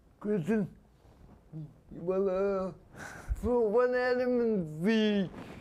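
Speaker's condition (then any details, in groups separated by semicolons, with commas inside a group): Spastic quadriplegia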